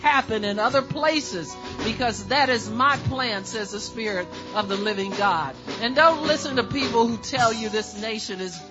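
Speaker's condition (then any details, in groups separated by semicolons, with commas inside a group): No condition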